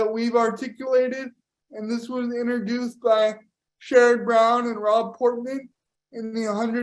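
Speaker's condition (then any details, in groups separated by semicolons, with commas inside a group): Cerebral palsy; power wheelchair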